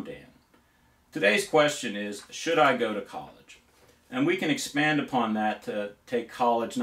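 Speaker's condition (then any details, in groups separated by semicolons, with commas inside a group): No condition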